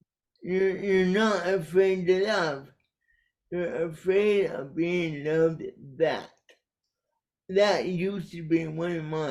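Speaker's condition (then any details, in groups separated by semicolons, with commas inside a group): Cerebral palsy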